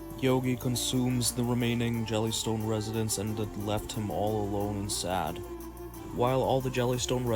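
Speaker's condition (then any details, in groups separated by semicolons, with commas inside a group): No condition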